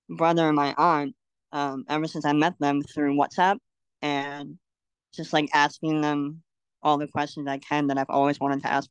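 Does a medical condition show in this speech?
Yes: cleft lip and palate; congenital, frequent illness and hospital stays in first year.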